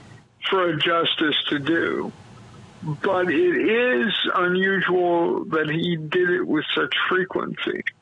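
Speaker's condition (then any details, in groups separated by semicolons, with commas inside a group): Cerebral palsy; month in incubator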